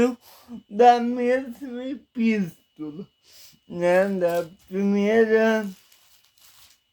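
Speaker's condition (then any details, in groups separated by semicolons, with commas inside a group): Paralysis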